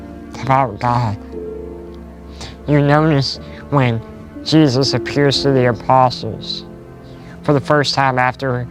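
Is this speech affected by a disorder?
Yes: spinal muscular atrophy type two; diagnosed at age one.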